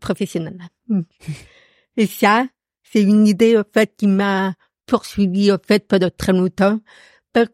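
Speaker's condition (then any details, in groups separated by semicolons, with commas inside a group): Profound congenital deafness; accent from deafness, could not speak in early childhood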